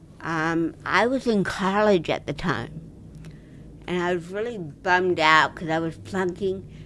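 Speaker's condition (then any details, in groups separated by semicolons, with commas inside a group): Dystonia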